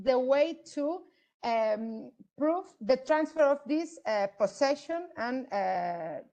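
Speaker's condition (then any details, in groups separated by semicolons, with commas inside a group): No condition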